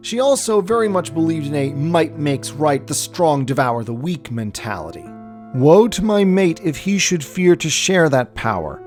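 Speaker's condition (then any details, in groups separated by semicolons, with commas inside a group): No condition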